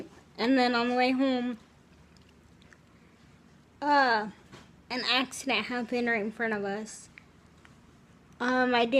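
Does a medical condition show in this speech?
Yes: cerebral palsy, spastic, severe.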